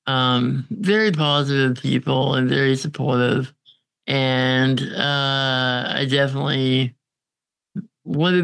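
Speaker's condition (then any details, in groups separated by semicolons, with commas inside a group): Congenital muscular dystrophy; diagnosed at 6 months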